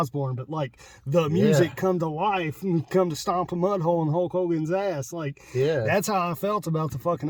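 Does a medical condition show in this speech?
No.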